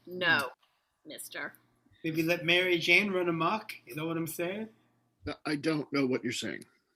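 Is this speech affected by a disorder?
No.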